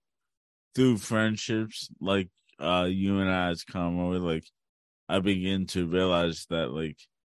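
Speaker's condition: Cerebral palsy; since birth

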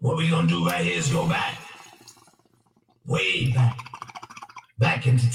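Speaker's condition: No condition

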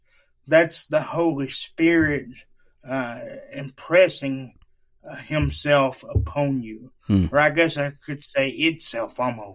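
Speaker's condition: Cerebral palsy; wheelchair user, handicap-accessible setup on church campus

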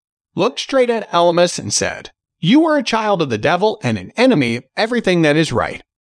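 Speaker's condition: No condition

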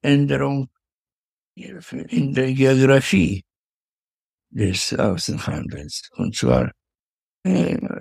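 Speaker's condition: Parkinson's disease; forgets words mid-sentence

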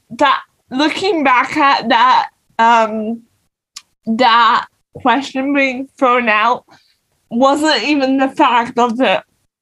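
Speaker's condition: Cerebral palsy; non-progressive

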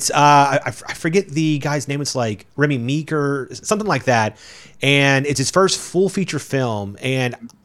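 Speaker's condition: Stutter; described by himself as everywhere; repeated sounds, repeated words

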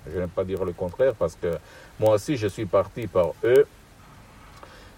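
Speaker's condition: No condition

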